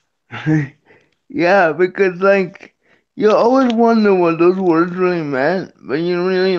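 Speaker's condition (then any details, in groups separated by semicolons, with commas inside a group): Cerebral palsy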